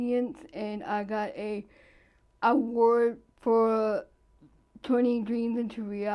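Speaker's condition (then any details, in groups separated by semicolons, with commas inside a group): Cerebral palsy; present from birth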